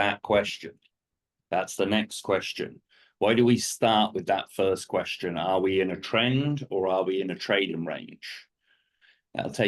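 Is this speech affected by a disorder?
No.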